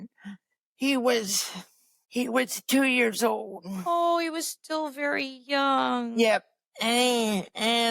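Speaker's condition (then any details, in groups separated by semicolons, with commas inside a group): Cerebral palsy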